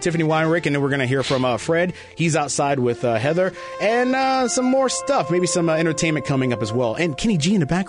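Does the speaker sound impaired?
No.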